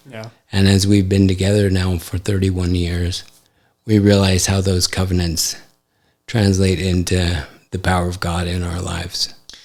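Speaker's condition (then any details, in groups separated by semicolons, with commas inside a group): ALS; affects hand function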